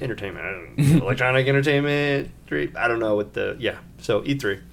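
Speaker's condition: No condition

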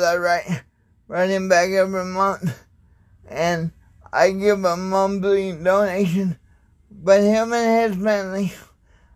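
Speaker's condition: Cerebral palsy

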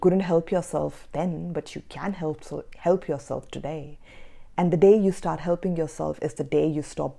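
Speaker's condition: No condition

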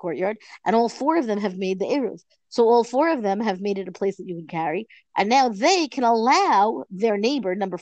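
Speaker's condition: No condition

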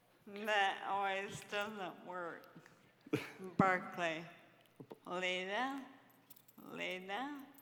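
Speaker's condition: Friedreich's ataxia; progressive

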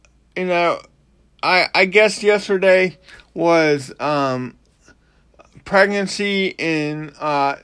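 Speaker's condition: Cerebral palsy; cerebral palsy since birth

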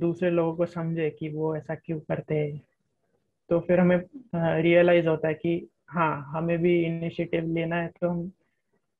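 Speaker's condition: No condition

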